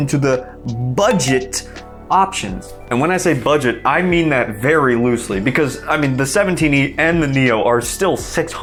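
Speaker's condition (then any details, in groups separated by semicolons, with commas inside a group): No condition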